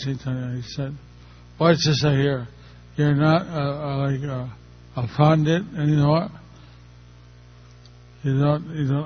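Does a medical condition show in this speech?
Yes: stroke; understood only a little.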